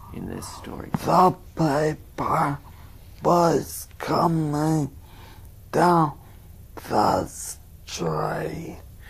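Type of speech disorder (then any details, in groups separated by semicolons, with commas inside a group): Spastic dysarthria; cerebral palsy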